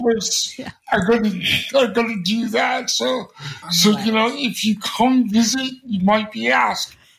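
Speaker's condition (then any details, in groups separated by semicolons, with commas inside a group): Cerebral palsy; congenital, since birth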